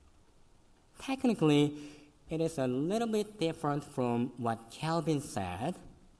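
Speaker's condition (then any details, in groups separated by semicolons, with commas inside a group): Cleft lip and palate; congenital, severe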